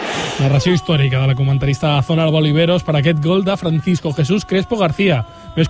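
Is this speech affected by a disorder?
No.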